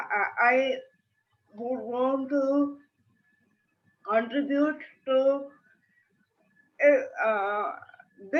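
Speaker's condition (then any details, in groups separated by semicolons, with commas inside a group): Cerebral palsy; brain viral fever, spastic hand; permanent speech problem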